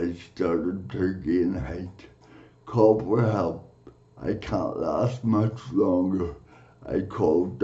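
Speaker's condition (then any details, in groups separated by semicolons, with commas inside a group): Cerebral palsy; from birth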